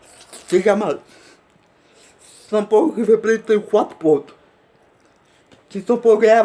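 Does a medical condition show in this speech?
Yes: cerebral palsy.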